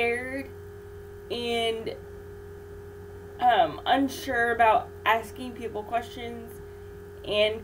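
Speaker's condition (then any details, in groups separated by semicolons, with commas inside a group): Cerebral palsy; infant ventilator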